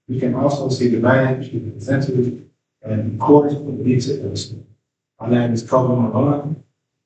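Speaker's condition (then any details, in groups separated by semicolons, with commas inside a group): No condition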